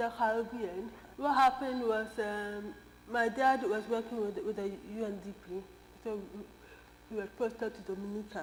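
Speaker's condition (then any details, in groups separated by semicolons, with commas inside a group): Cerebral palsy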